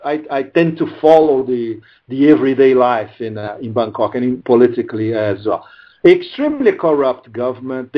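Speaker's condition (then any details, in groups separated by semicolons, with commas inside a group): No condition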